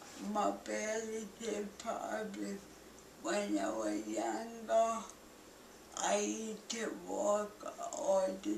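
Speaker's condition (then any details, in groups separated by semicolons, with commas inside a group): Cerebral palsy; balance and speech most affected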